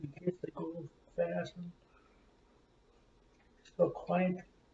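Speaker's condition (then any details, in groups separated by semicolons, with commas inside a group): Cerebral palsy; from birth or womb, arm spasms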